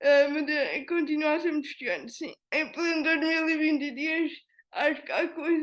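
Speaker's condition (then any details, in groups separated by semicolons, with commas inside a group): Cerebral palsy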